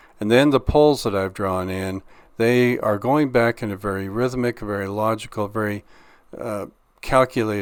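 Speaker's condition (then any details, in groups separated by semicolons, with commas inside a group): No condition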